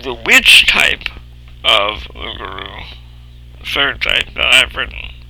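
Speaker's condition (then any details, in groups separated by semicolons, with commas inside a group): Cerebral palsy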